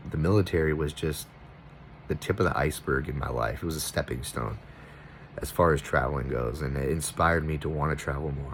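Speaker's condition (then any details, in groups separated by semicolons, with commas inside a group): No condition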